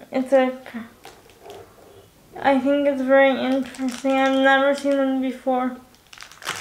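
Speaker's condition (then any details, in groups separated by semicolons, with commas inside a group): Cerebral palsy, spastic quadriplegic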